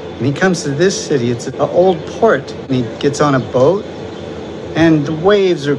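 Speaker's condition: No condition

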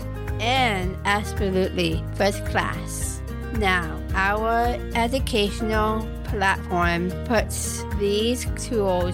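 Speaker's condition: Down syndrome; adult woman

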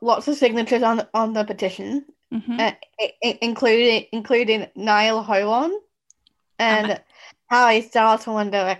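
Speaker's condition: Down syndrome; spoke at UN

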